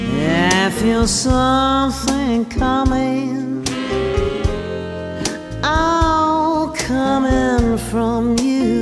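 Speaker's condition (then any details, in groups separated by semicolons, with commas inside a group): No condition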